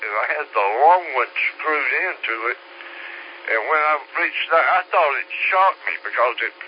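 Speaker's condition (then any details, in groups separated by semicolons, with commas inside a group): Slurred speech; stroke 3 years ago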